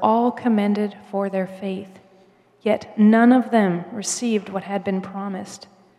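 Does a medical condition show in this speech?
No.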